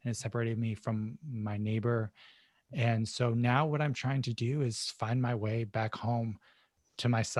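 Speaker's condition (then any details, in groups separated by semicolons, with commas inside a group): No condition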